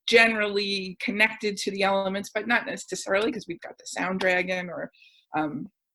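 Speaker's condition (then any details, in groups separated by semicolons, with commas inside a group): No condition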